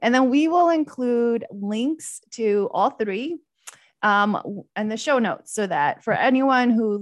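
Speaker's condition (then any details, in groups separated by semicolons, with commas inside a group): No condition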